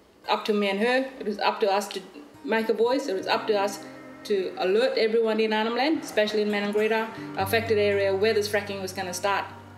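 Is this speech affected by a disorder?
No.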